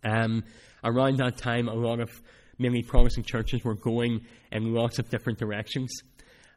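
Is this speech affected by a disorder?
Yes: cleft palate; cleft palate since childhood; speech not that clear at times.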